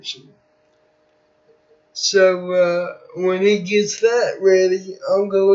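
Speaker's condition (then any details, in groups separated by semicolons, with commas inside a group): Cerebral palsy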